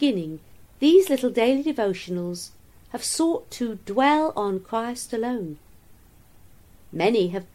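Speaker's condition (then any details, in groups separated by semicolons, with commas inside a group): No condition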